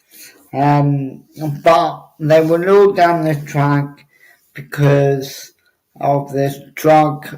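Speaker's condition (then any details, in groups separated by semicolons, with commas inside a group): Cerebral palsy; obvious speech impediment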